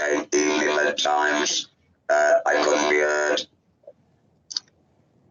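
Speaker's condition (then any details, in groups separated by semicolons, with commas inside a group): Laryngectomy; laryngectomy for larynx cancer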